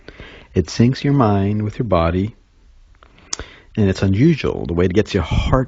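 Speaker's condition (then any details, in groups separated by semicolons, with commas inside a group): No condition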